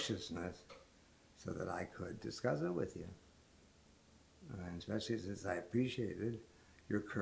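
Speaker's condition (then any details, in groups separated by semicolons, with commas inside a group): ALS; about a year since diagnosis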